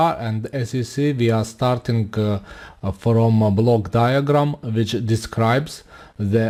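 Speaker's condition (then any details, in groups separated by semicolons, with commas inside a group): No condition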